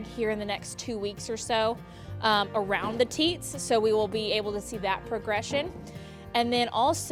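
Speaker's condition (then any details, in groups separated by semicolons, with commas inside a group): No condition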